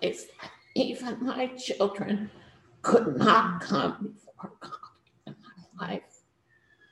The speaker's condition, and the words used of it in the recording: Spasmodic dysphonia. As many of you know, I have trouble speaking.